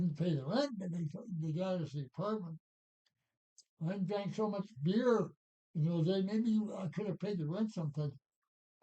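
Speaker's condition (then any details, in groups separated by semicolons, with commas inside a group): Parkinson's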